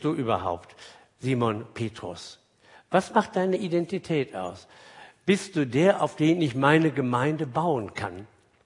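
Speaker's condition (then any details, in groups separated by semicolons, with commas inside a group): No condition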